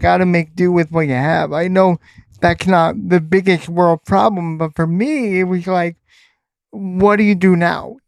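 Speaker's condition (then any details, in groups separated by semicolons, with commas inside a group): Cerebral palsy; since birth, uses wheelchair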